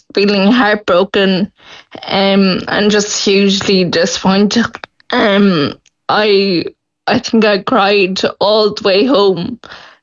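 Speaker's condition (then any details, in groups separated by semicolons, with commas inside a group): Friedreich's ataxia; progressive, relentless disease, campaigning for access to Skyclarys, state funding decision deferred; worsening day by day, speaking really hard, exhausted after speaking at Leinster House; speaking very hard, swallowing worsening, more frequent choking episodes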